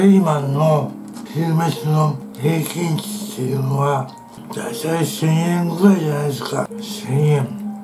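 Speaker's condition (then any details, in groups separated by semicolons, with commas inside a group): Tongue cancer, partial glossectomy; vocal cord nerve severed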